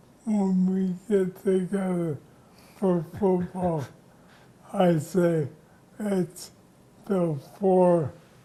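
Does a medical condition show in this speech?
Yes: ALS; onset in hands; speech noticeably affected.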